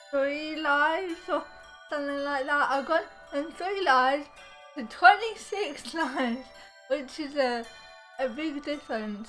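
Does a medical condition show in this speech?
Yes: cerebral palsy.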